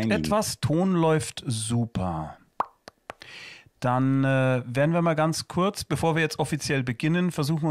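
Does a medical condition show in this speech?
No.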